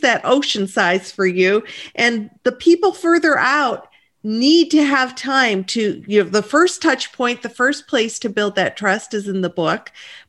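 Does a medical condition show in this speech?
No.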